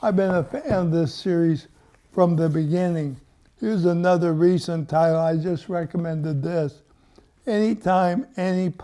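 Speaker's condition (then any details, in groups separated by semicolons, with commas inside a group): ALS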